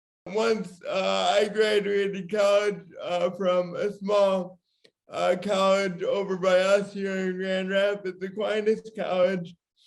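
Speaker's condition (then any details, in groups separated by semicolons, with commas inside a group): Cerebral palsy; from birth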